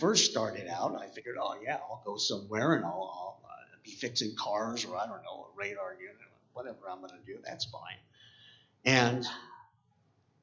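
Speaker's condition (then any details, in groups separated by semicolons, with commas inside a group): Cleft palate; many painful oral surgeries from 3 months to 16 years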